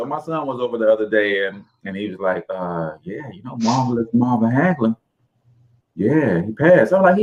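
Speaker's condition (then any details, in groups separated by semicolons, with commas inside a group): No condition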